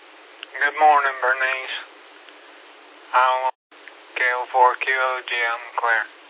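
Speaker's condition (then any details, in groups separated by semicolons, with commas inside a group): Parkinson's; recently started wearing fall monitor, fall risk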